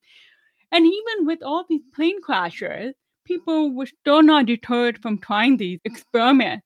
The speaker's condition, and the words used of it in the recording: Deafness. And I have to explain to them, well, that's like 10 years of speech therapy.